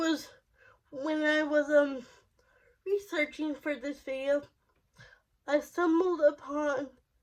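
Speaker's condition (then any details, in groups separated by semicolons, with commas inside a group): Cerebral palsy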